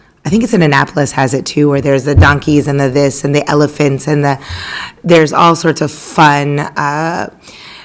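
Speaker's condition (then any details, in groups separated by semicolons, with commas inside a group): No condition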